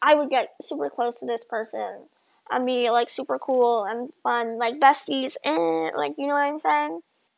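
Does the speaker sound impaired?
Yes: bilateral cleft lip and palate; nose and palate.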